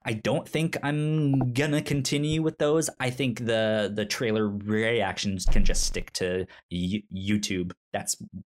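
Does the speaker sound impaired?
Yes: stutter; stutters while talking on podcast; stutter when talking, whole-word repetitions such as i i i; here repeated words, blocks.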